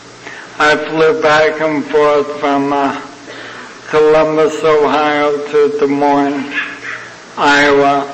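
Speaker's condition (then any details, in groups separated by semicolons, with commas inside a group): ALS (Lou Gehrig's disease); young onset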